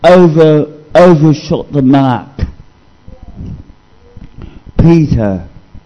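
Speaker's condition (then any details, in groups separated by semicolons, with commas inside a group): Cerebral palsy; cerebral palsy from being dropped in infancy while passed between relatives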